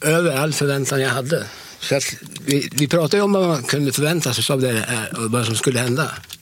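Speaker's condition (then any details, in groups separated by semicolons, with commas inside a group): Parkinson's disease; Parkinson 18 years before transplant, nearly 8 million stem cells transplanted into brain, study participant; over 3 years since transplant, treatment completed, much improved, no longer in pain, functions roughly as before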